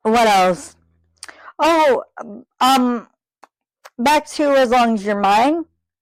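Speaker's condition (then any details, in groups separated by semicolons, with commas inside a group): Cerebral palsy, spastic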